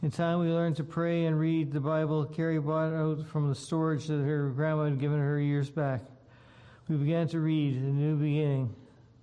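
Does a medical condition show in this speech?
Yes: Parkinson's disease; memory and balance difficulties.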